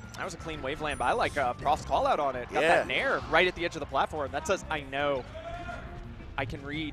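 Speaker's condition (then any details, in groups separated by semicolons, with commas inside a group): No condition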